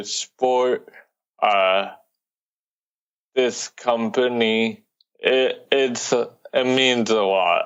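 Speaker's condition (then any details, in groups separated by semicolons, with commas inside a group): Cerebral palsy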